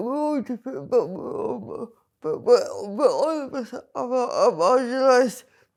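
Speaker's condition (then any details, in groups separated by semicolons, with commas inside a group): Cerebral palsy; speech not always understood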